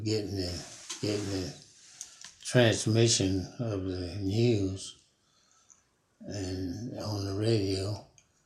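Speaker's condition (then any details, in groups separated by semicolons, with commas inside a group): Parkinson's disease; Parkinson's for about 5 years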